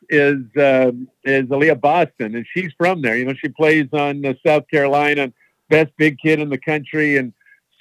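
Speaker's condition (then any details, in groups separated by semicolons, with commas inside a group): No condition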